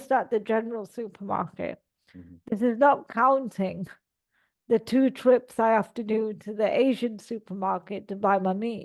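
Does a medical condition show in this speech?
Yes: cerebral palsy; all four limbs.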